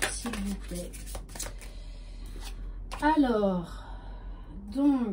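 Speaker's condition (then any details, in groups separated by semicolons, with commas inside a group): No condition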